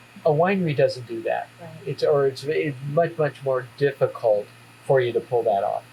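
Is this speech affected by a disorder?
No.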